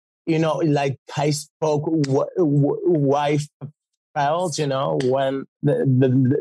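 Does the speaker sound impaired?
Yes: stutter; fluent when singing; stutter goes away when singing; here repeated sounds, prolonged sounds, blocks.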